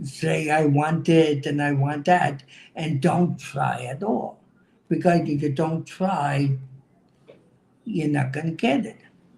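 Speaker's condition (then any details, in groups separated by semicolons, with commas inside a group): Cerebral palsy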